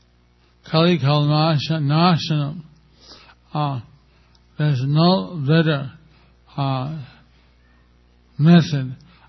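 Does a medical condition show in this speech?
Yes: stroke with facial paralysis; stroke about a year ago, half of face paralyzed, hospitalized at Bhaktivedanta Hospital; speaks very carefully to be understood, listeners need to give attention.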